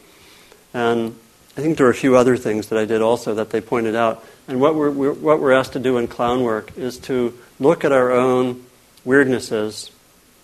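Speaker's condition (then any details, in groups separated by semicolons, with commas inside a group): No condition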